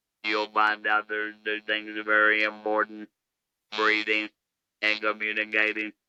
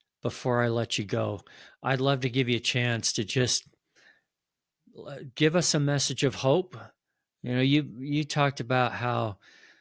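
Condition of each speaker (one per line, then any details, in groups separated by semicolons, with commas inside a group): Laryngectomy; larynx removed for smoking-related laryngeal cancer, electrolarynx speech; diagnosed about a year ago, no current cancer signs; no normal speech, robotic sound, hard to understand at first
No condition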